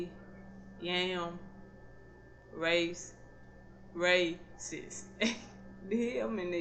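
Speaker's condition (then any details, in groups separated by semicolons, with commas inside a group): Cerebral palsy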